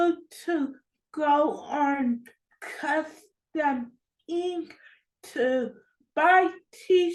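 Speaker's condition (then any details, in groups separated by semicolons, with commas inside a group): Cerebral palsy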